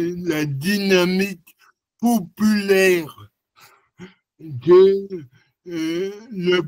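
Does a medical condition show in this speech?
Yes: cerebral palsy; lifelong, non-progressive.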